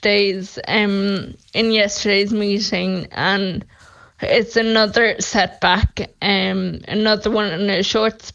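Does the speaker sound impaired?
Yes: Friedreich's ataxia; diagnosed at age 12, progressive neurological condition, Skyclarys not funded by HSE drugs group; 28 years old, about 16 years since diagnosis, monthly neurological decline, mobility affected, eyesight changes, untreated; speech deteriorating, voice banking on software for couple of hours, offered synthetic voices, expects voice loss.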